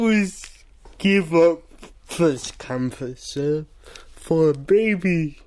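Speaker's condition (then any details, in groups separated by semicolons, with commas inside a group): Cerebral palsy; says cannot do voices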